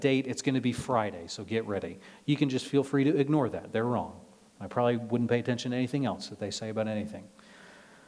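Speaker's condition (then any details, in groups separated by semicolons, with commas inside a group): No condition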